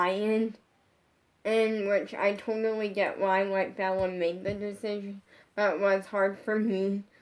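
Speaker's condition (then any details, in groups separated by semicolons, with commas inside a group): Brain injury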